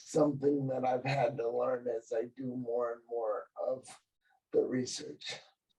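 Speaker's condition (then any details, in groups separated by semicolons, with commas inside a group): Cerebral palsy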